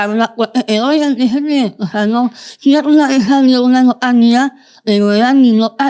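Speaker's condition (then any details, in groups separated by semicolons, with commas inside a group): Moebius syndrome, congenital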